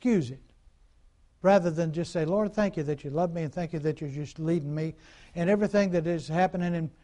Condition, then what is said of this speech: No condition.